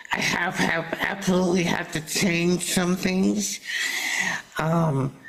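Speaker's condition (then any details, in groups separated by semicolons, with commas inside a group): Salivary duct carcinoma surgery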